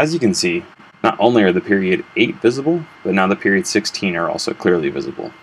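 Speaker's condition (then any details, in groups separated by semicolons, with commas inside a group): No condition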